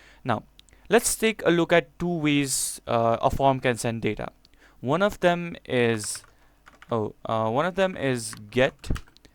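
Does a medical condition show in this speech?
No.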